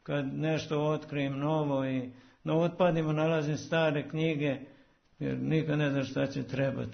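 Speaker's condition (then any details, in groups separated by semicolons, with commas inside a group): Parkinson's disease; illness not noticeable on radio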